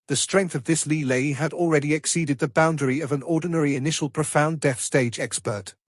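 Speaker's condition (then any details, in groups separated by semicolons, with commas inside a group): No condition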